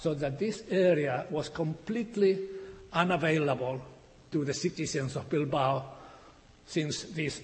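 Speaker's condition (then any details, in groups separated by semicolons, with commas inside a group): No condition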